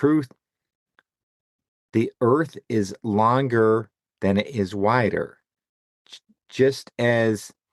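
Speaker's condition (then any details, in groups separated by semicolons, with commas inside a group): No condition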